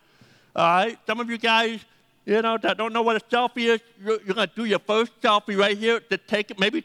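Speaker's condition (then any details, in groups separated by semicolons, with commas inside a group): Deafness; 80% deaf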